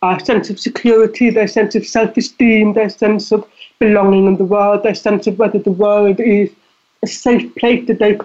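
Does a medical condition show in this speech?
Yes: deafness; deafness audible in voice.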